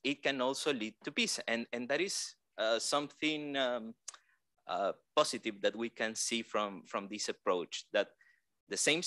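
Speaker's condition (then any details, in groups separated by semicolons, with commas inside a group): No condition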